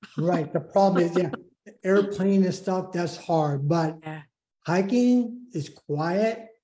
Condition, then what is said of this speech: Aphasia. I can't read very good. I can't math or or speech is not great, and a lot of comprehension.